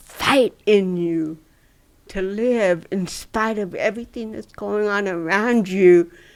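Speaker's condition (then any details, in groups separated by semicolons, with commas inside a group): Dystonia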